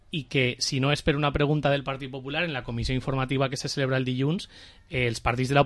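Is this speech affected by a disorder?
No.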